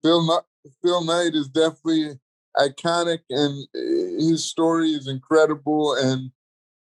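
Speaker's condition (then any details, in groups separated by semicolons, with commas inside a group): Cerebral palsy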